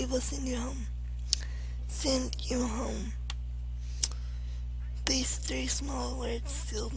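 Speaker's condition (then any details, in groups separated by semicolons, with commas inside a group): Cerebral palsy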